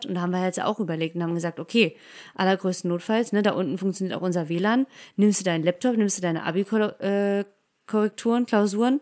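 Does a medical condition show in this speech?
No.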